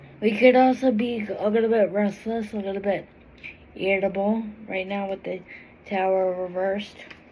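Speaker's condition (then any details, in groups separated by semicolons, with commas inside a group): Cerebral palsy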